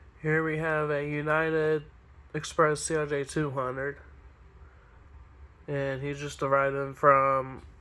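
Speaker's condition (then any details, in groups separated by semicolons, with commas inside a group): No condition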